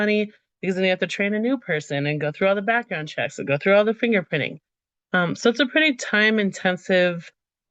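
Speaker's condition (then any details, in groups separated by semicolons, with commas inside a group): No condition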